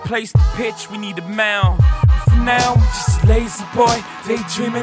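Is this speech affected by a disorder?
No.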